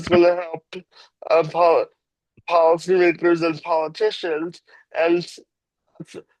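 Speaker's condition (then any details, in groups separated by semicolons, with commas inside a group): Cerebral palsy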